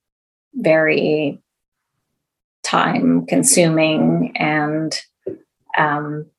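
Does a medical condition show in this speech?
Yes: aphasia after stroke; aphasia from stroke about 16 years ago, right side of body lost, writing lost as well as speech; speech self-described fine, better, still cannot write, text takes 5 minutes, Siri dictation makes mistakes; Interact intensive aphasia program in Halifax at 2 years, improved speech rate.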